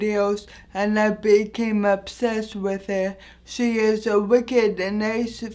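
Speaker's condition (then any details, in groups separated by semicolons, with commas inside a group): Anoxic brain injury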